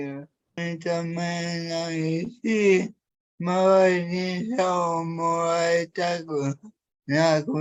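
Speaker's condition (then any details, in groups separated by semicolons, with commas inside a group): Cerebral palsy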